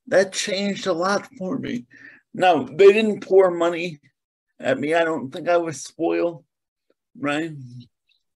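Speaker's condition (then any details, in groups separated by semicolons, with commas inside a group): Cerebral palsy; very spastic presentation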